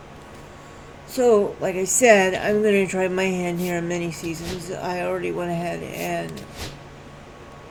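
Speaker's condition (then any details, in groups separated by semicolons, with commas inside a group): Cerebral palsy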